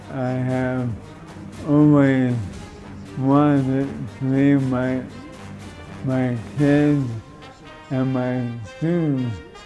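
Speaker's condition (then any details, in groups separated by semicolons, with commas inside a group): ALS (Lou Gehrig's disease); throwing arm useless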